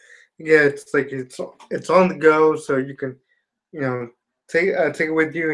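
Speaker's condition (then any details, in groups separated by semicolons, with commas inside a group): Spastic quadriplegia cerebral palsy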